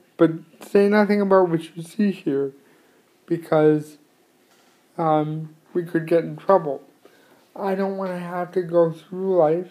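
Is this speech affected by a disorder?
Yes: cerebral palsy; from birth, cannot type.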